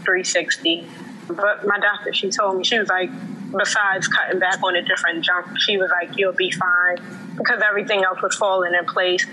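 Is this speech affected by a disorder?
No.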